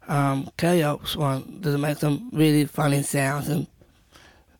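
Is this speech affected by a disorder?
Yes: Down syndrome; not always understood by others, pub workers don't understand speech properly.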